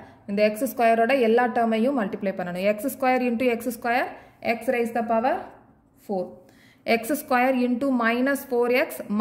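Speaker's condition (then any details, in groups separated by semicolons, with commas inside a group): No condition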